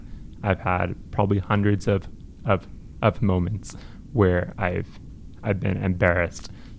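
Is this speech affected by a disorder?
Yes: stuttering; persisting into adulthood, no cure, managed, no family history, past blocks up to 30 seconds; always stutters, varies by day and week, no clear pattern, retimes breaths, Israeli Zoom support group; more when nervous, less when angry, tends not to block when singing, uncoordinated breathing contributes; here repeated words, blocks.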